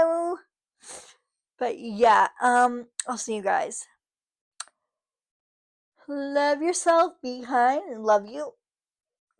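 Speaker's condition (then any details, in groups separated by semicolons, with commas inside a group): Cerebral palsy, spastic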